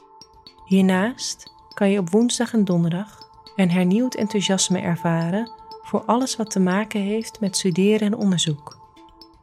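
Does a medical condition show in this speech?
No.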